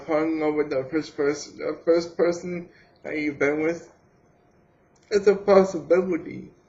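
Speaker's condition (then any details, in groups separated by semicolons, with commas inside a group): Cerebral palsy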